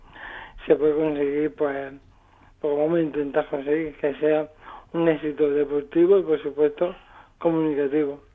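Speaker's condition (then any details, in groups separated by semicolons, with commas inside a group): Amyotrophic lateral sclerosis; diagnosed three years ago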